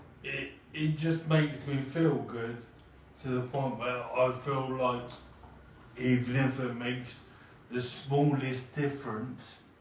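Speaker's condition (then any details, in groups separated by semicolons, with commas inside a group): Cerebral palsy; from birth, used one crutch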